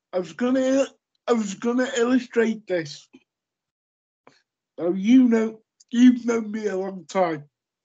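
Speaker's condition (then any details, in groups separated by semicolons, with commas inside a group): Cerebral palsy; lifelong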